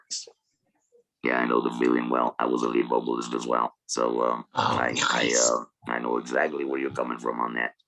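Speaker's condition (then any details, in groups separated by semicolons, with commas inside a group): Laryngectomy, oesophageal; esophageal speech when without usual speech device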